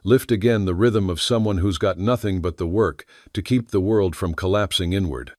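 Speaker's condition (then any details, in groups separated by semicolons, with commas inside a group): No condition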